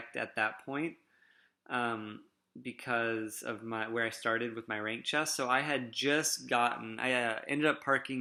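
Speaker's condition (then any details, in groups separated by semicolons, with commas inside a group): No condition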